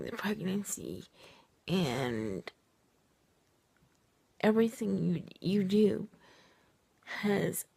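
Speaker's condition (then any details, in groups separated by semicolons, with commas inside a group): Cerebral palsy, triplegia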